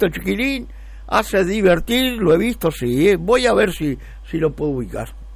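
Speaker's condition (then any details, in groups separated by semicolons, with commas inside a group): No condition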